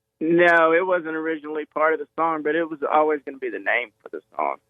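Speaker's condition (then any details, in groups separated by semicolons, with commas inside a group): No condition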